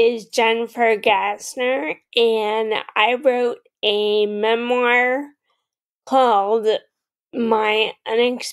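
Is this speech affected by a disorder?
Yes: Friedreich's ataxia, mild; progressive neuromuscular, onset in early adolescence.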